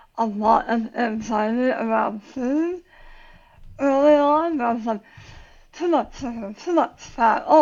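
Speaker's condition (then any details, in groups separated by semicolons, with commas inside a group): Tongue cancer surgery; most of tongue removed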